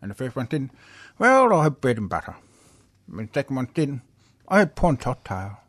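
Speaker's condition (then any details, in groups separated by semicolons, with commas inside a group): Hearing loss with cochlear implants; right implant 10-11 years ago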